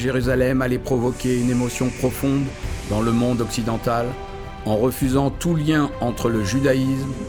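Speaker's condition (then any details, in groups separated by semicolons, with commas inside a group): No condition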